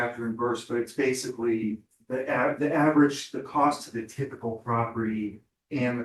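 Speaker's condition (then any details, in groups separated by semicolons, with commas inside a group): No condition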